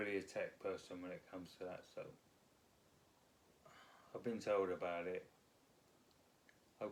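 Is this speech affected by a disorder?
Yes: multiple sclerosis.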